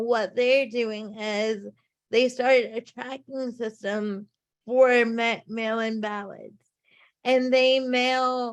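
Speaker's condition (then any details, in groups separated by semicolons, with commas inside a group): Cerebral palsy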